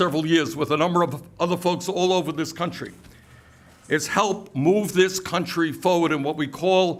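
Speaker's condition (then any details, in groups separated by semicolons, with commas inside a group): No condition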